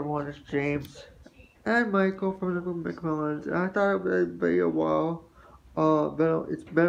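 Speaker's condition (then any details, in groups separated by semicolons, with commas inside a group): Spastic quadriplegic cerebral palsy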